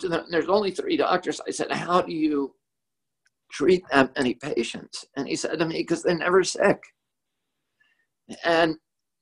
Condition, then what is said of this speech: Spasmodic dysphonia. So you will notice that his voice sounds a little bit different.